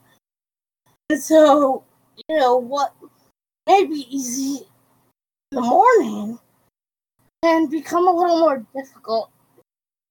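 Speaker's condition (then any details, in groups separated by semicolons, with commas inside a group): Cerebral palsy; brain damage from lack of oxygen at birth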